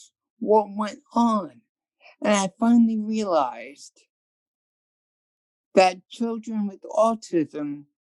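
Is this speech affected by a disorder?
Yes: cerebral palsy.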